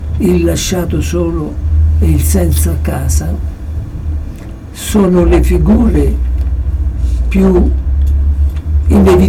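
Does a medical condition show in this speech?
Yes: Parkinson's disease; approaching final stage.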